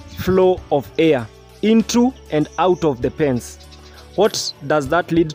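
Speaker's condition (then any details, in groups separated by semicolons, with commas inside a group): No condition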